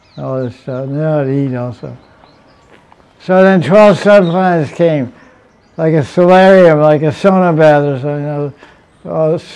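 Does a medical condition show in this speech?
Yes: deafness; finds sound way too loud.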